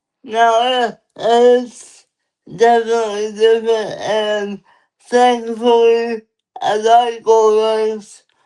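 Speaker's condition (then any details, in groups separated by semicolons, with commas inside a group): Cerebral palsy; lifelong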